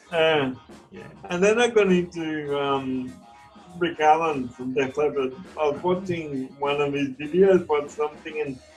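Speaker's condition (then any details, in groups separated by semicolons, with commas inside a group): Cerebral palsy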